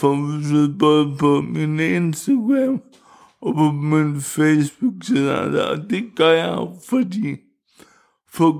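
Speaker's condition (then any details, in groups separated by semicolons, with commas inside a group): Cerebral palsy; wheelchair user, first recorded as mentally retarded before cerebral palsy diagnosis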